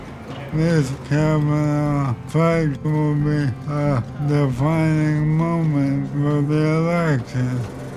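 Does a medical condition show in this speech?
Yes: ALS; uses wheelchair.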